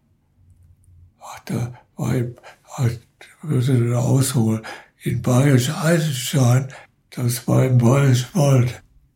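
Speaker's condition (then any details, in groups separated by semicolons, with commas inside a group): Parkinson's disease; progressive Parkinson's disease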